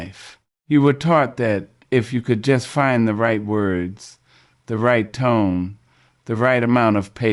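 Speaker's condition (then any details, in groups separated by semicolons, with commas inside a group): No condition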